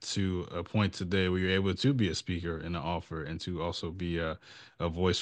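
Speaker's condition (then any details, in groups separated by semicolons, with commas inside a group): No condition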